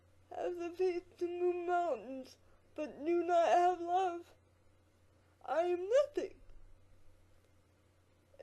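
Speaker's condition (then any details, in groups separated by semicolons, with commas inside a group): Quadriplegic cerebral palsy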